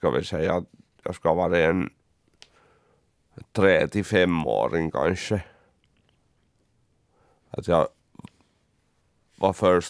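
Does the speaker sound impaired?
Yes: cerebral palsy; uses wheelchair.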